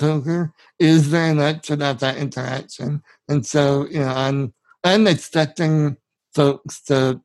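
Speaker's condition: Spinal muscular atrophy; severe atrophy in almost all muscles

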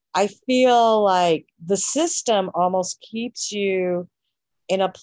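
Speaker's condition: No condition

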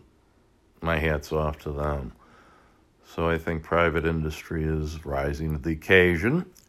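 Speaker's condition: No condition

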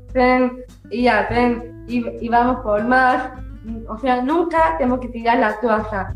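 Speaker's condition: Down syndrome; from birth

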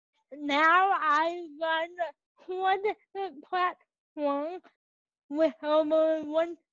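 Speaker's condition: Cerebral palsy; present from birth; age 21

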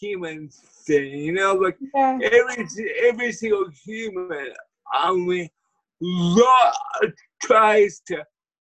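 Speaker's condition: Cerebral palsy; wheelchair user; speech impediment

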